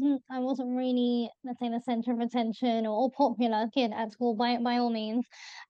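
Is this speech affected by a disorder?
Yes: bilateral cleft lip and palate; congenital, around 23 operations, bone graft, jaw realignment at 18-19, Great Ormond Street, 6 grommet operations; possibly needs more pitch or volume to be heard, voice called weird in childhood.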